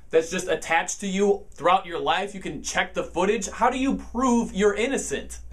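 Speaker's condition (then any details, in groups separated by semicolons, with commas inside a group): No condition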